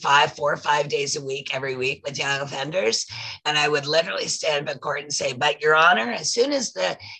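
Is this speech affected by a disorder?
Yes: voice loss after throat polyp; polyp from years of singing and talking blocked throat, emergency throat surgery, tracheotomy warned possible; smoker-like voice from throat surgery not smoking, whole voice affected, still recovering.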